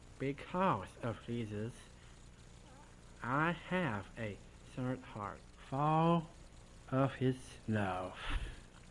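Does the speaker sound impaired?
Yes: Down syndrome; adult.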